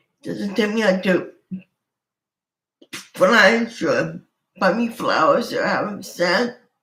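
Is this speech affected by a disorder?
Yes: cerebral palsy.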